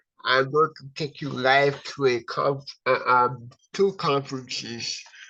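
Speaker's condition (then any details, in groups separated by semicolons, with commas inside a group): Cerebral palsy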